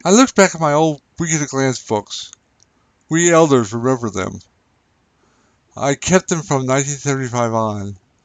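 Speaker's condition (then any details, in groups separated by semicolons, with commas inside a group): Brain injury; 43 years after brain injury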